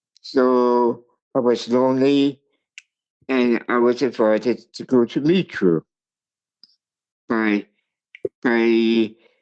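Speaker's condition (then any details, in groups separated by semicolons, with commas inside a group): Cerebral palsy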